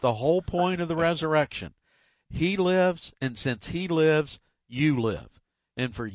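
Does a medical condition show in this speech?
No.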